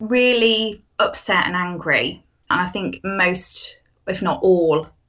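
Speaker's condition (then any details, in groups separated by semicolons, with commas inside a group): No condition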